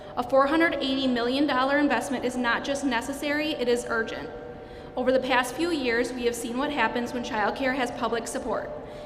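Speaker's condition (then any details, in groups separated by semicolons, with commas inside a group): No condition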